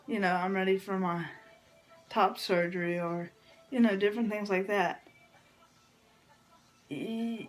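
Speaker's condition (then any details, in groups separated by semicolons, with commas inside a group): Cerebral palsy; from birth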